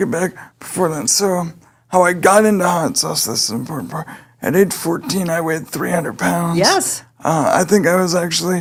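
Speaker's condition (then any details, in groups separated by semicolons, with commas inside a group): Cerebral palsy; able to speak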